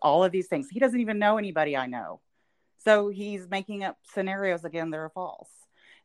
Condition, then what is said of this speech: No condition.